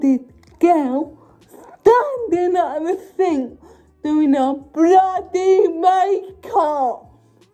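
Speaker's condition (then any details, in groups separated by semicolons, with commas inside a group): Cerebral palsy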